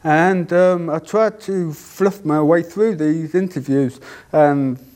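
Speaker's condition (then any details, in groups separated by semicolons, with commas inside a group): Deafness; cannot hear own voice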